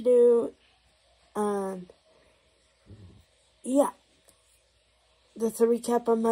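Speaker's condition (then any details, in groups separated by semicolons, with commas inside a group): Cerebral palsy; tight muscles, increased muscle tone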